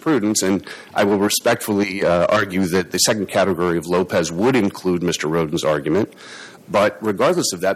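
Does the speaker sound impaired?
No.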